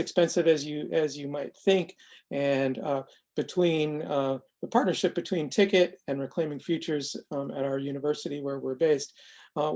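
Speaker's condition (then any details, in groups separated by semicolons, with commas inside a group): No condition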